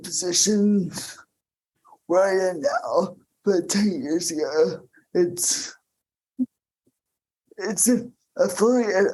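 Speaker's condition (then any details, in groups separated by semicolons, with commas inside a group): Cerebral palsy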